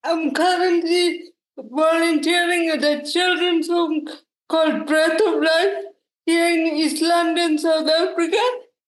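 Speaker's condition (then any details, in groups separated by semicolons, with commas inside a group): Cerebral palsy, quadriplegic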